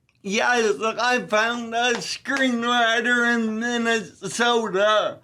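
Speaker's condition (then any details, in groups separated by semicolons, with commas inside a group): Ataxia telangiectasia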